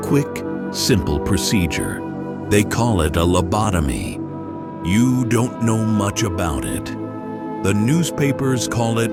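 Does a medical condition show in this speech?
No.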